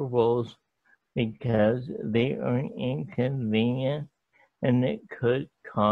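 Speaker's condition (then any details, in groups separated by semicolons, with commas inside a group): ALS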